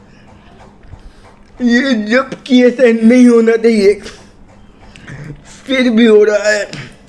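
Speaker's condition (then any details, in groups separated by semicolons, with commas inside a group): Cerebral palsy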